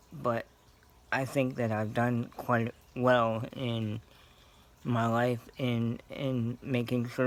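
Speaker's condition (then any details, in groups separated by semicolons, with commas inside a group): Cerebral palsy; scoliosis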